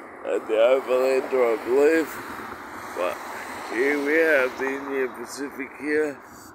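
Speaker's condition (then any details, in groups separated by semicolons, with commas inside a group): Cerebral palsy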